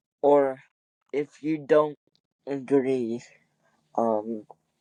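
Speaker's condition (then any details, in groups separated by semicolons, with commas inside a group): Cerebral palsy; wheelchair user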